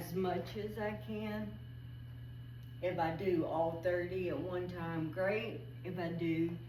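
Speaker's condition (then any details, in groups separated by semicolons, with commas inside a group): ALS; slower worsening speech, garbled ST sounds, effortful speaking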